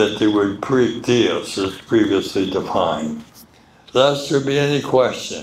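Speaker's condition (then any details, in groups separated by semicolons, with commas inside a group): Medical condition affecting speech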